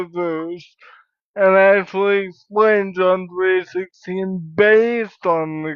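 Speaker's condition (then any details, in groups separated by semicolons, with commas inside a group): Cerebral palsy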